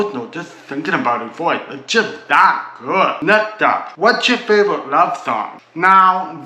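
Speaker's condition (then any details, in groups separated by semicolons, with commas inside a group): Cerebral palsy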